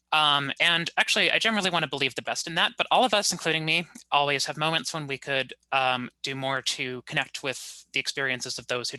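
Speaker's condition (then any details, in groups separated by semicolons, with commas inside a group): No condition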